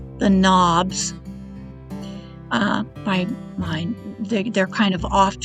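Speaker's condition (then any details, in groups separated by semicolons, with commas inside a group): No condition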